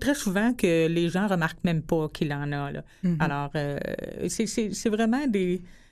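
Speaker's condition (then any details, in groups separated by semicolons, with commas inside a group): Hearing loss since birth; congenital hearing loss, born hard of hearing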